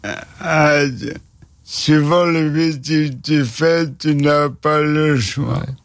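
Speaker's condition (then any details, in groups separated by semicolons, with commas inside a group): ALS (Charcot disease); diagnosed about 2 years ago, first symptoms mistaken for tendinitis, many tests initially normal; voice weak, speaking takes great effort, worsened by current cold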